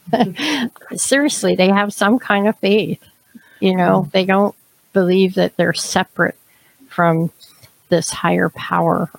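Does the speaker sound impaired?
Yes: cleft palate; congenital, extremely severe, trachea issues.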